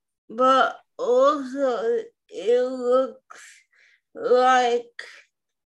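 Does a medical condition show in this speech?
Yes: spastic quadriplegic cerebral palsy; some tightness in all four limbs, wheelchair user; CP accent, sultry disability accent, listeners may need to listen closely.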